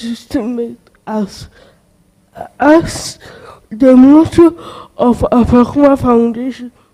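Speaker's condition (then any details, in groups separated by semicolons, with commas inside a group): Cerebral palsy; present from birth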